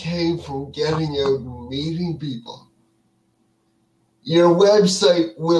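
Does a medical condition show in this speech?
Yes: cerebral palsy; speech affected.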